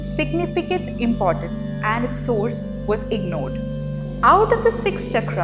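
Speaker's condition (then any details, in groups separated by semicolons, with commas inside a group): No condition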